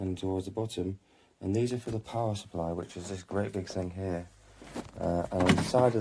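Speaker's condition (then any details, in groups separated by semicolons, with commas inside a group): No condition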